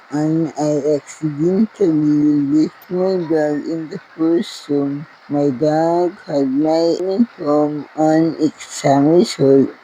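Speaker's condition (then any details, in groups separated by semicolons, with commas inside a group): Cerebral palsy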